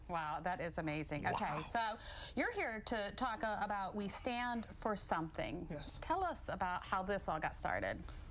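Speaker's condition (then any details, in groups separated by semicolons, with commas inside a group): No condition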